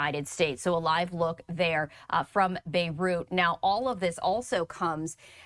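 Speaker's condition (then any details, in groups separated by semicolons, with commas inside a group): No condition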